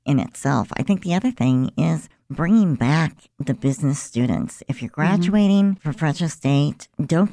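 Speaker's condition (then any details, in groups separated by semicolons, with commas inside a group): Cleft lip and palate; congenital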